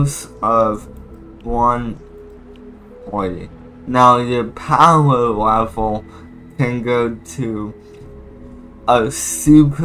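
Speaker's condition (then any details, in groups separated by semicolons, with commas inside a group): Cerebral palsy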